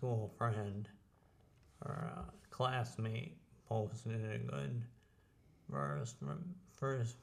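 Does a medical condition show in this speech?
Yes: ALS; terminal, crippling disease; doctors estimate less than 12 months to live, declining tracheotomy, may soon need full-time breathing support; some speaking ability already lost.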